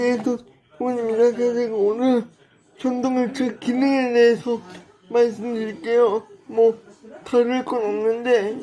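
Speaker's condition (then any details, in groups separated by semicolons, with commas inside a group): Brain lesion disability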